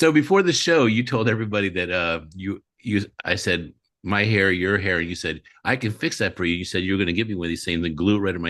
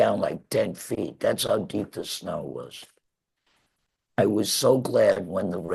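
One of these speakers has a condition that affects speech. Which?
The second: laryngectomy; laryngectomy after throat cancer, larynx removed, neck stoma; 11 years since surgery; lost natural voice, talking hard, strains voice.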